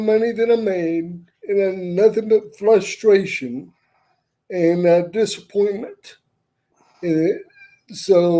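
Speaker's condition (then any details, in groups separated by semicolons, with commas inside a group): Cerebral palsy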